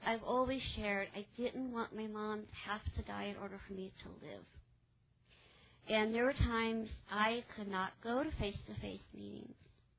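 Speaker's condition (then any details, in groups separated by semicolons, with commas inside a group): Cleft palate; congenital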